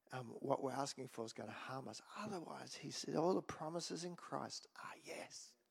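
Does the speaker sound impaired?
No.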